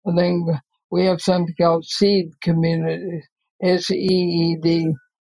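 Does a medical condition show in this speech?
Yes: ALS; gets out of breath easily, gasping while speaking.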